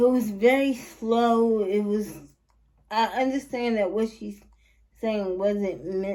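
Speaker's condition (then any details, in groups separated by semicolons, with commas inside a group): Cerebral palsy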